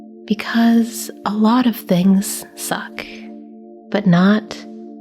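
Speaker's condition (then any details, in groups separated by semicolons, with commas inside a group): No condition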